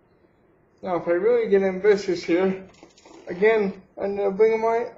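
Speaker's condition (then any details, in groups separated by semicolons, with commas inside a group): Cerebral palsy; holds breath during exertion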